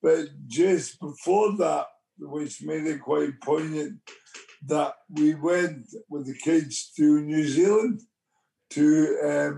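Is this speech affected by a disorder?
Yes: motor neurone disease; onset with left hand weakness, speech therapists offered.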